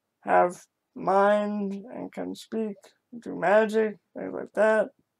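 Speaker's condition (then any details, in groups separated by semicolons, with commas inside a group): Cerebral palsy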